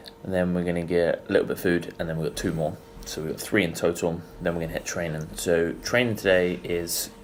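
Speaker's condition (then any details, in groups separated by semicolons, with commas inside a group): No condition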